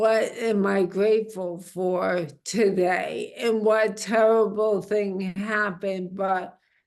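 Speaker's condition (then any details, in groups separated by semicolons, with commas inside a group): Amyotrophic lateral sclerosis; onset left foot dragging, progressing to limp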